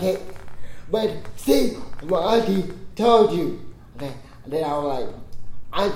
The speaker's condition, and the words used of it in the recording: Cerebral palsy. So he could say a few words, but then... Get staggered.